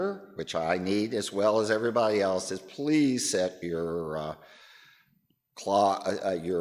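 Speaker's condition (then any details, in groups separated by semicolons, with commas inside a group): No condition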